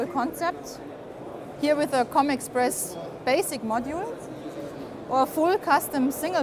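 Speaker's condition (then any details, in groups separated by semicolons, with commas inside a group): No condition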